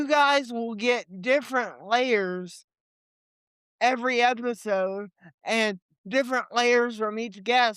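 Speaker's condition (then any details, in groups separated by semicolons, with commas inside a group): Cerebral palsy; limited mobility, legs; age 28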